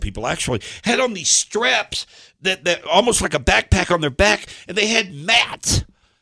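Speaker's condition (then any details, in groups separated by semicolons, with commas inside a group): No condition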